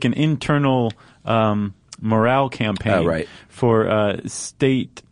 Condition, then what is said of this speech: None; typical speech.